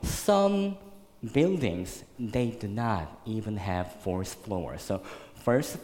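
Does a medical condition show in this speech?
Yes: cleft lip and palate; congenital, very severe, born in Korea, 12 surgeries to date, one in junior high; one more surgery planned in a couple of years; could not suck breast milk as newborn, fed formula and cow milk.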